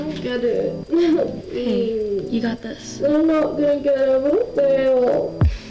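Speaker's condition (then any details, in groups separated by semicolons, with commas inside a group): No condition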